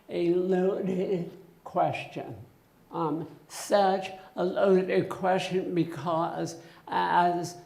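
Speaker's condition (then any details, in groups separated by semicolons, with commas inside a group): Essential tremor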